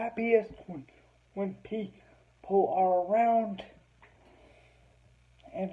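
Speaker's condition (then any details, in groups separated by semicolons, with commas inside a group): Cerebral palsy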